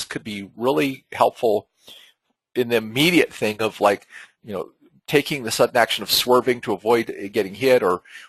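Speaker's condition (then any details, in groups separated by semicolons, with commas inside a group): No condition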